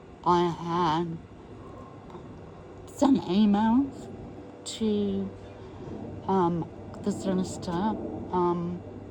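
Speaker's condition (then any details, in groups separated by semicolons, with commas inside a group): MND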